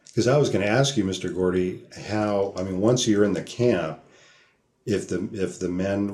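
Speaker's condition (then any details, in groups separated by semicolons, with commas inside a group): No condition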